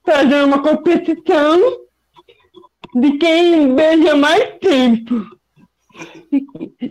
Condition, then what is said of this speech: Cerebral palsy. Porque assim, as pessoas me veem eu mexi, mexendo a cabeça, parando um pouco enrolado, só que eu não vejo, eu não sinto isso.